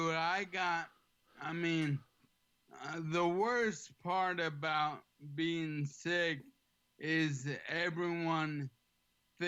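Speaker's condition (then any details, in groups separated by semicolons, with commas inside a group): ALS; slightly slurred, has to slow down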